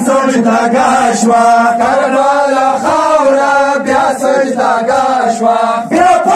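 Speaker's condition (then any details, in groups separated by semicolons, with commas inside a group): No condition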